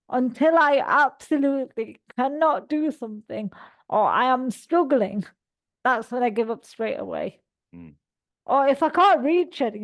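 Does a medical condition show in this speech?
Yes: cerebral palsy; all four limbs.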